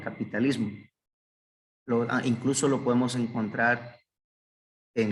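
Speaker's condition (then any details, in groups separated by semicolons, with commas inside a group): No condition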